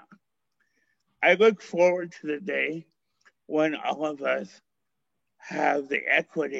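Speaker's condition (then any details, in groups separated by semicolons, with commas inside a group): Cerebral palsy; limited use of limbs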